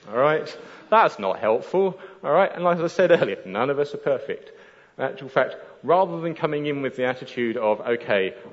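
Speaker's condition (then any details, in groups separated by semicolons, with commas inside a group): No condition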